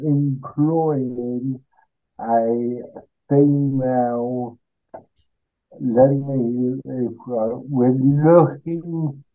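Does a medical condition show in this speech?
Yes: cerebral palsy.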